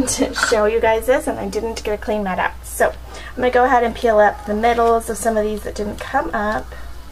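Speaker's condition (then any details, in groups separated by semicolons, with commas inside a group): No condition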